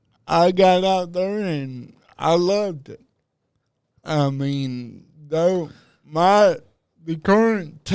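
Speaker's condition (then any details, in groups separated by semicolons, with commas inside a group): Cerebral palsy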